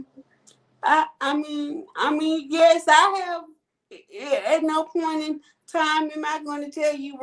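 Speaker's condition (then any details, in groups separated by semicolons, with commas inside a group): Cerebral palsy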